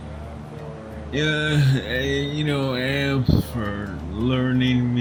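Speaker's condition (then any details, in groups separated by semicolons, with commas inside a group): Friedreich's ataxia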